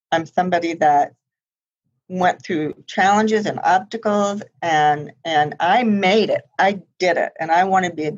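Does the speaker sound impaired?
Yes: profound hearing loss, congenital, high-frequency.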